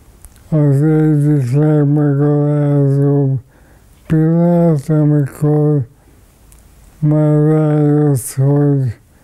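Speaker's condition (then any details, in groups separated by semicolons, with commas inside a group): ALS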